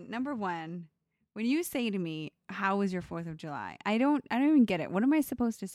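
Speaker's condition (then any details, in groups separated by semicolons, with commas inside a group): No condition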